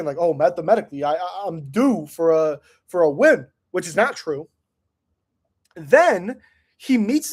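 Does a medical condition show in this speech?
No.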